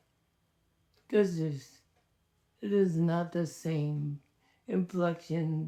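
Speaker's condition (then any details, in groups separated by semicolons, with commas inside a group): ALS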